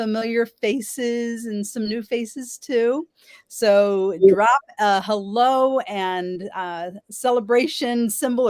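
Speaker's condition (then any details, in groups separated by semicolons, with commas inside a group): No condition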